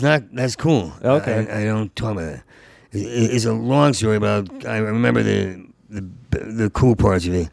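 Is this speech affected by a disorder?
Yes: stuttering; long-standing stutter since college years, always stuttered in job interviews; still stutters in conversation; part-word and whole-word repetitions, fluent when telling stories, doing characters or imitating people; here repeated words, prolonged sounds.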